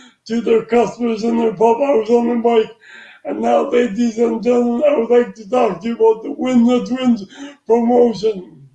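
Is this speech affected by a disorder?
Yes: traumatic brain injury.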